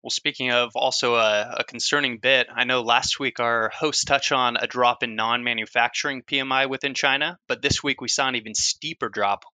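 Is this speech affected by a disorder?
No.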